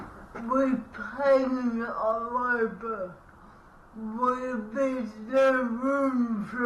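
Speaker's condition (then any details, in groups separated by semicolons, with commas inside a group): Cerebral palsy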